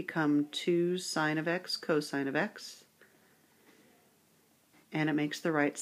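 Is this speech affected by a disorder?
No.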